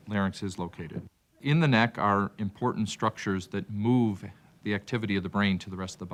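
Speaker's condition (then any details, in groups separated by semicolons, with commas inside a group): No condition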